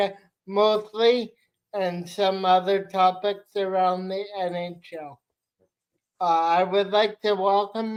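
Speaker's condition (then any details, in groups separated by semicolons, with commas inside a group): Cerebral palsy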